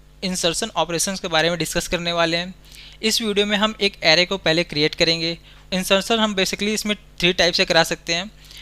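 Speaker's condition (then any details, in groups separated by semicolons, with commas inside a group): No condition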